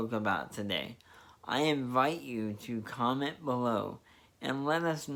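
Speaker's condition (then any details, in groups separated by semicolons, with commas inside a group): Spastic diplegia cerebral palsy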